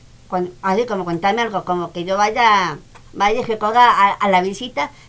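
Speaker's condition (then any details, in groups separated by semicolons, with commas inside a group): Down syndrome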